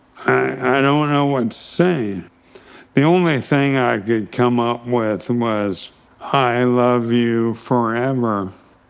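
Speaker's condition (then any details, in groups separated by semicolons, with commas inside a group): ALS; may lose speech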